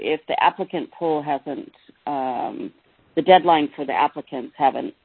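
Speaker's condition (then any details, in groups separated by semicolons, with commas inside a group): No condition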